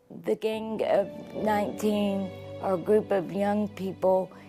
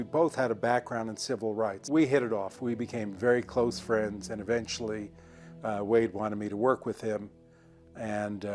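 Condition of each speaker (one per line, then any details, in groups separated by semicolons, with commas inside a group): Cerebral palsy
No condition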